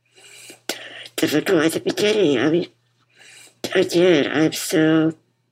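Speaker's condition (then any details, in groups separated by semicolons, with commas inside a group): Muscular dystrophy; congenital muscular dystrophy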